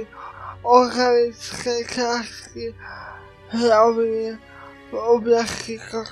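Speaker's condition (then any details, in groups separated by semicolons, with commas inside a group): Cerebral palsy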